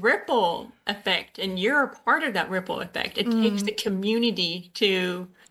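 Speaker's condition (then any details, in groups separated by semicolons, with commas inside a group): Usher syndrome, born deaf; Usher syndrome type 2, deaf or hard of hearing from birth, hearing aids from age 2, sign language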